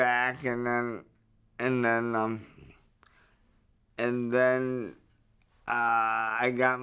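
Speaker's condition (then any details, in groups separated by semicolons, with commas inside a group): Cerebral palsy; verbal, able to speak up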